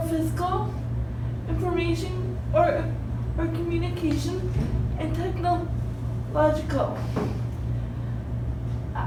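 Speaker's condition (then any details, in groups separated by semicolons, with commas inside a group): Cerebral palsy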